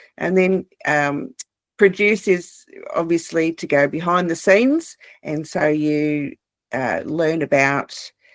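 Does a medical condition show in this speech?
No.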